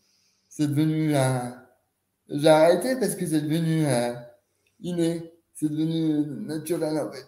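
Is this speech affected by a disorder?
Yes: cerebral palsy; quadriplegic, since birth, cause extreme prematurity, wheelchair user; age 30, spasticity, startles at noise, cramps block leg movement, physiotherapy, posture work, hydration, sophrology, hypnosis.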